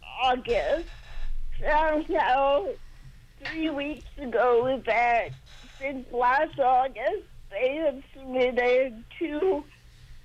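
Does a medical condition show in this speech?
Yes: cerebral palsy, mild; slight speech impediment, capable of speaking, perfectly understood by hosts.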